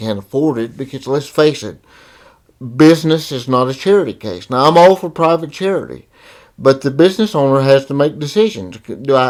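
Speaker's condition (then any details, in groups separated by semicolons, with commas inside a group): Cerebral palsy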